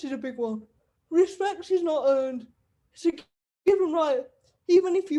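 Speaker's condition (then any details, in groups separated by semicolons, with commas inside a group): Cerebral palsy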